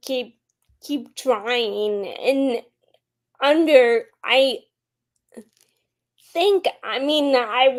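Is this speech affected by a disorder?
Yes: Friedreich's ataxia.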